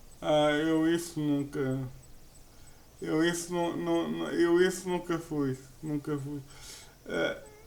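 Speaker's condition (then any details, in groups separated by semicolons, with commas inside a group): Cerebral palsy; uses a wheelchair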